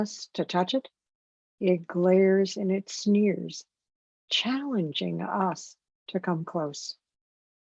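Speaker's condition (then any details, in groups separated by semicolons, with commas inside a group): No condition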